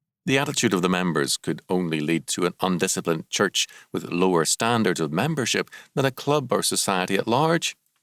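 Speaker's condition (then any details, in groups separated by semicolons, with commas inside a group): No condition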